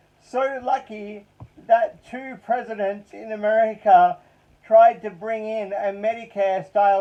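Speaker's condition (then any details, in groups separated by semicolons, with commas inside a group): Cerebral palsy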